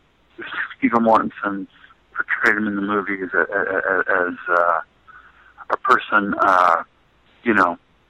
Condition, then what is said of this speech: Stuttering. I mean, that's one of the hardest words for a stutterer to say.